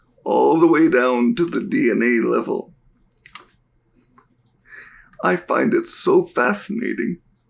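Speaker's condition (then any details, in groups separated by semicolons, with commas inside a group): Cerebral palsy; diagnosed at birth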